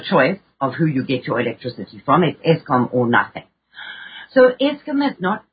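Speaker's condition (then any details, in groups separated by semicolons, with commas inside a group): No condition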